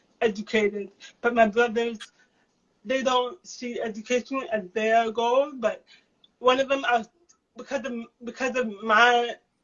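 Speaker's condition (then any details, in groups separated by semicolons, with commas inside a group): Cerebral palsy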